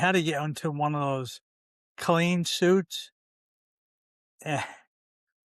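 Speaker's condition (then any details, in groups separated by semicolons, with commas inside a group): ALS; limb onset; can still talk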